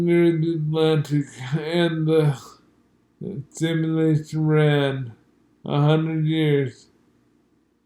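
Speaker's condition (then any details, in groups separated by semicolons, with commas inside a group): Multiple sclerosis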